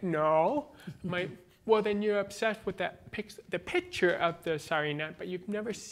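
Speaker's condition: Born deaf, cochlear implant, congenital

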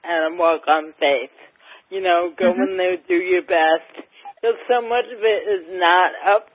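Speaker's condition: Cerebral palsy, mild; mildly affects speech

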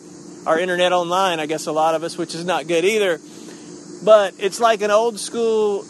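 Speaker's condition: No condition

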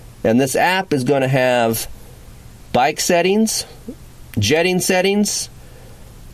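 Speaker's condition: No condition

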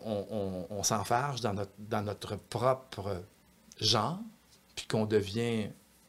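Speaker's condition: Stuttering; hereditary stuttering since before birth, grandparents and uncles stuttered on both sides, not from mother's death; stuttering barely noticeable, microphone helps him feel at ease; tongue slips, exaggerates words, little stuttering heard; repeated words, blocks

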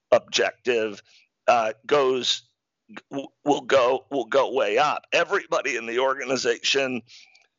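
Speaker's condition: Spasmodic dysphonia; partial loss of voice

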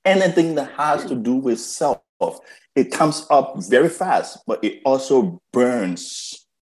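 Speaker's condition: Stuttering; stuttering first noticed by mother around age 8, self-conscious about it from early teens after mother left Liberia; still has fear and insecurities around stuttering, five years in Toastmasters, former club president; fear of speaking, skipped ninth grade valedictorian speech, won Toastmasters club speech contest; blocks

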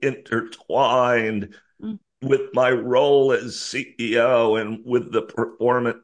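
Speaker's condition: Spasmodic dysphonia; squeeze and contract when talking

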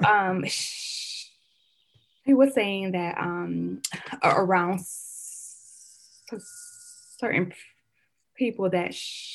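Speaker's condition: Stuttering; lifelong stuttering, since childhood; in speech therapy, attends irregularly, talks okay when attending; no stuttering when angry, facial grimaces while stuttering, avoids certain words; repeated sounds, prolonged sounds, blocks

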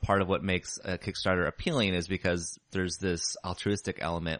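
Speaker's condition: No condition

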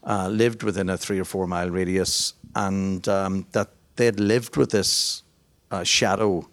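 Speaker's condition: No condition

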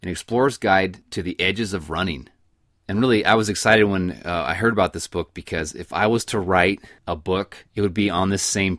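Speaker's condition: No condition

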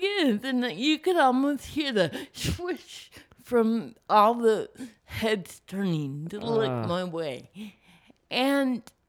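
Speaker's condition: Cerebral palsy; cerebral palsy from 28 minutes without breathing at birth, brain oxygen loss, involuntary movements, permanent, thinking unaffected; cerebral palsy affects speech, voice sounds different, speaking is hard

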